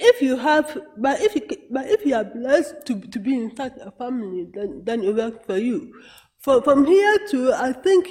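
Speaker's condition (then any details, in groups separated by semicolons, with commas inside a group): Cerebral palsy; therapy started late, at age ten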